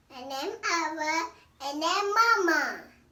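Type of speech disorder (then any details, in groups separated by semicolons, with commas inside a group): Childhood verbal apraxia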